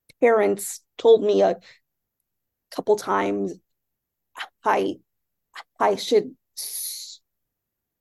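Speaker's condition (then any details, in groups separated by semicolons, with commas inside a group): Stuttering; stuttering since childhood, speech therapy restarted in adulthood, fifth speech therapist; avoidance reduction therapy and REBT at AIS for about 6 years; unavoidable phone talk at work, uses email for much communication; repeated words, blocks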